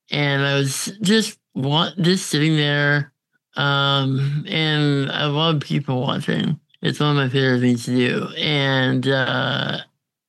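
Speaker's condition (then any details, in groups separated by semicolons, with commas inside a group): Congenital muscular dystrophy; uses ventilator, goes out downtown independently with ventilator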